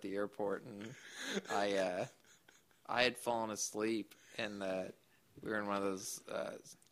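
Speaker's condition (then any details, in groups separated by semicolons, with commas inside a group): Duchenne muscular dystrophy; progressive muscle disease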